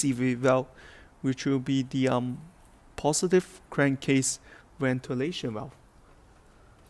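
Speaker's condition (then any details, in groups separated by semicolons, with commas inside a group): No condition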